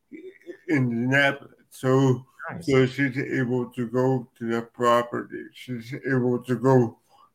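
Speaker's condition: Cerebral palsy; from birth

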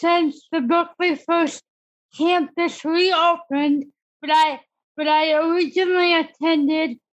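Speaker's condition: Cerebral palsy; disability since childhood

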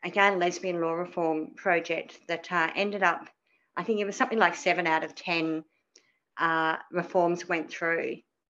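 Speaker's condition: Cleft palate; c for communication skills in primary school

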